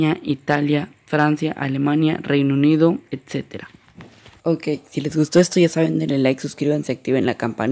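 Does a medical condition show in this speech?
No.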